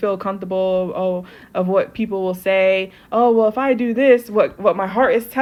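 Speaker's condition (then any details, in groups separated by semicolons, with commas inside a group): No condition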